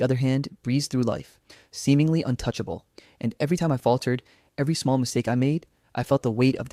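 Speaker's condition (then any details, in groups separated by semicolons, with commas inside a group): No condition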